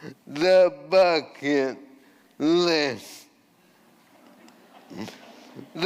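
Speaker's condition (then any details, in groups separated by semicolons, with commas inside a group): ALS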